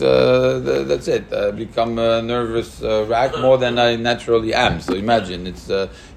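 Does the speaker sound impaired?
No.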